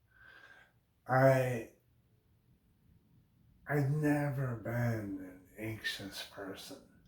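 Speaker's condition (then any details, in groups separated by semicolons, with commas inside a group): Brain injury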